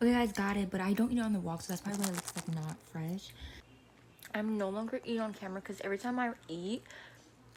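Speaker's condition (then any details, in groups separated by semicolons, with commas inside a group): No condition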